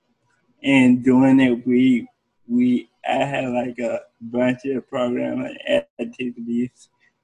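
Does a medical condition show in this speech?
Yes: cerebral palsy; present from birth.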